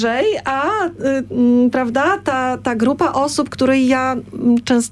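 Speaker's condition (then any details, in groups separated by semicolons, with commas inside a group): No condition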